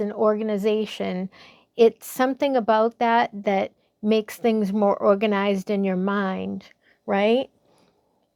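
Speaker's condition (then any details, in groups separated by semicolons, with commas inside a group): No condition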